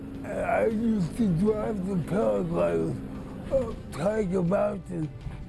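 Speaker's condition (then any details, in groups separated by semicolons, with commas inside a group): Cerebral palsy; worsening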